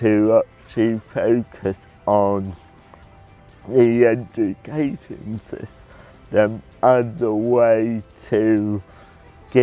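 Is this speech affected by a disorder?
Yes: cerebral palsy; predicted never to talk.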